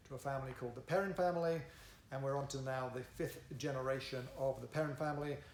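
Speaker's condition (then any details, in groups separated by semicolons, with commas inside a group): No condition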